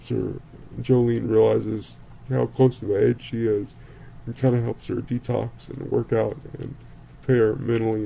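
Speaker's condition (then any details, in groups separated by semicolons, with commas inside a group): Cerebral palsy; wheelchair user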